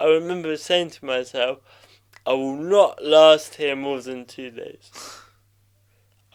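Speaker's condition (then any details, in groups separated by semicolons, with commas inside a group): Cerebral palsy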